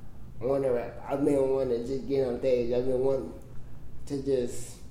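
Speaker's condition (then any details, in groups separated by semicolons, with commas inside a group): Cerebral palsy; congenital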